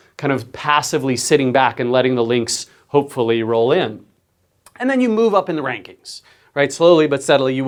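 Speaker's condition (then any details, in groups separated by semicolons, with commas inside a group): No condition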